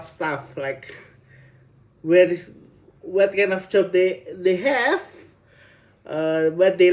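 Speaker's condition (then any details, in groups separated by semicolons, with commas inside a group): Cerebral palsy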